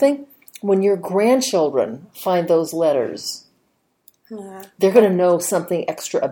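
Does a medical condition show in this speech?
No.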